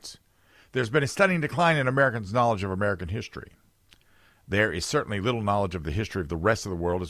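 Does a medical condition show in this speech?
No.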